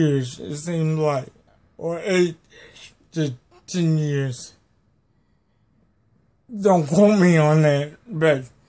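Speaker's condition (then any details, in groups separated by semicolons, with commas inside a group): Cerebral palsy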